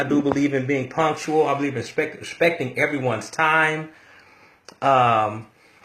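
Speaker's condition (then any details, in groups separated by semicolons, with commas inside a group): No condition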